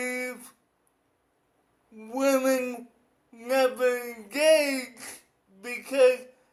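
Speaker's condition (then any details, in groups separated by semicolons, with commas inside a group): Cerebral palsy; affects whole body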